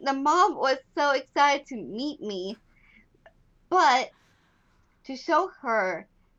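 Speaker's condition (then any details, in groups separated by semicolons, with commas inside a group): Down syndrome; walked later than other children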